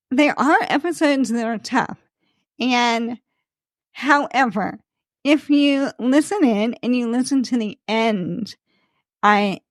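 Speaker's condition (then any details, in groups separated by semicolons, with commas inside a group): ALS; slow progressing form; speech slightly slurred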